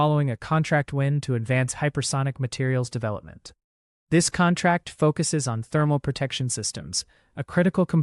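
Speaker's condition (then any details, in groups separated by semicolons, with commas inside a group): No condition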